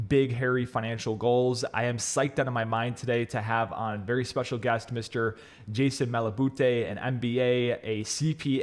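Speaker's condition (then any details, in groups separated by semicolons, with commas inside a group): No condition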